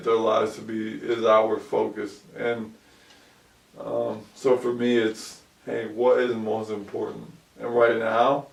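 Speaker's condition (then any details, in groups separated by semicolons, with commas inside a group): ALS; about 2 years since onset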